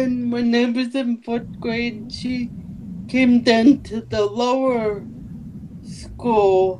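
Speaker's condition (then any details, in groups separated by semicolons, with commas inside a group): Cerebral palsy; able to speak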